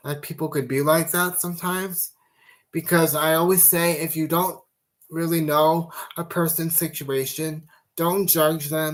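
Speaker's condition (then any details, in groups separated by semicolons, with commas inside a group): Cerebral palsy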